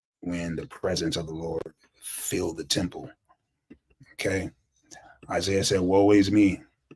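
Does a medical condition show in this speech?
No.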